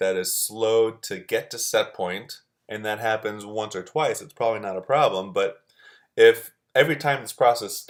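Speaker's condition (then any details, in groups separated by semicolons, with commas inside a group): No condition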